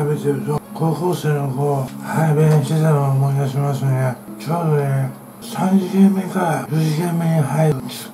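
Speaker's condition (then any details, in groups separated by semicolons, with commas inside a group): Tongue cancer, partial glossectomy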